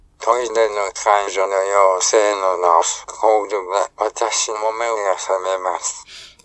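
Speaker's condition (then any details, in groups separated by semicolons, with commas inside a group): ALS, speech-generating device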